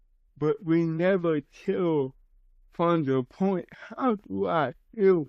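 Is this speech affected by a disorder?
Yes: cerebral palsy; from birth.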